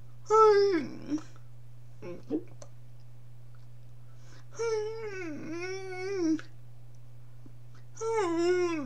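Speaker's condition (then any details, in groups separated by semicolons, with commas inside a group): Cerebral palsy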